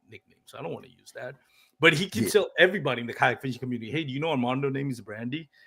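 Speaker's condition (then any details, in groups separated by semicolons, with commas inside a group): No condition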